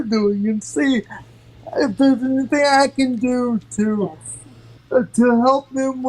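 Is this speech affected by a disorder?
Yes: cerebral palsy; from birth.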